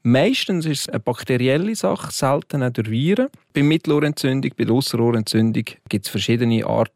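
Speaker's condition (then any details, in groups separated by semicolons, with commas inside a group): No condition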